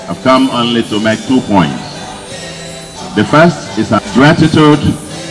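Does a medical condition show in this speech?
No.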